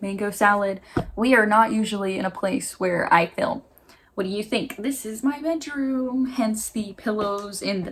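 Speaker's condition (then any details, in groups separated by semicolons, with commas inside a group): No condition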